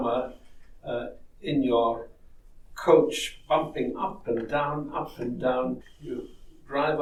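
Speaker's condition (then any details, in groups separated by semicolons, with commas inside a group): No condition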